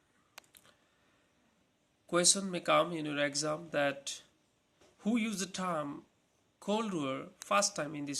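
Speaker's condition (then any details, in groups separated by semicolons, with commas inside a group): No condition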